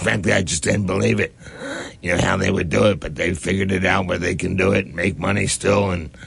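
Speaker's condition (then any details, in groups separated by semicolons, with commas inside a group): Head and neck cancer; stage 4, diagnosed about one year ago, local treatment throughout previous year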